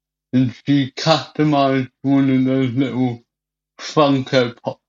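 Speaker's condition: Cerebral palsy; wheelchair

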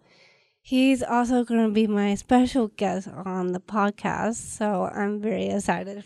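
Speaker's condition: Down syndrome; known since infancy

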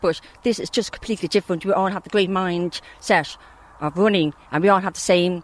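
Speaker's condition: Partial deafness; congenital, relies on lip reading, fluent in sign language

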